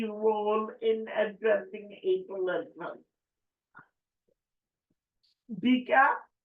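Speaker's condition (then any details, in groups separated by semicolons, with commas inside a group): Cerebral palsy; affects speech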